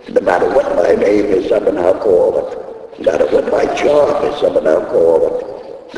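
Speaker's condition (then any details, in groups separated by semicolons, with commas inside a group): Laryngectomy; voice first lost at racetrack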